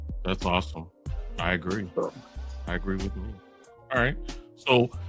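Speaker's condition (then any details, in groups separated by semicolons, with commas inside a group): No condition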